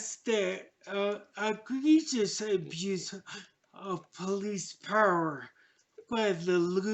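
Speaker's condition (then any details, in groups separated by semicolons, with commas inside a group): Traumatic brain injury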